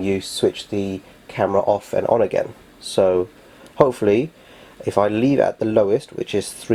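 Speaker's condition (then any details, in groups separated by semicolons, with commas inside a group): No condition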